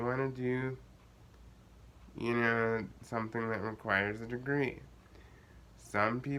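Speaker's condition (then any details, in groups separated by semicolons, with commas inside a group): Cerebral palsy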